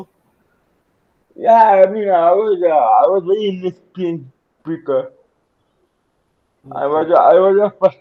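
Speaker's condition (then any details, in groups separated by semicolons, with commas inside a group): Cerebral palsy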